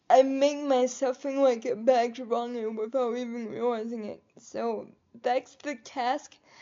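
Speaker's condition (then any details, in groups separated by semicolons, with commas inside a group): Cerebral palsy; quadriplegic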